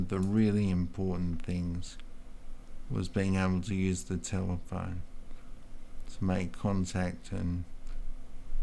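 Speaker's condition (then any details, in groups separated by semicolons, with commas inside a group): Multiple sclerosis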